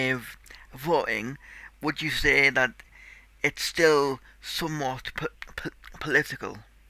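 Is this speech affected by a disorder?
Yes: cerebral palsy; tight muscles.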